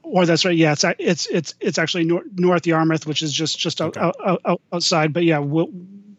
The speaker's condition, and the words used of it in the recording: Stuttering. I'm a lifelong stutterer. So if I freeze up here, hang with me and I'll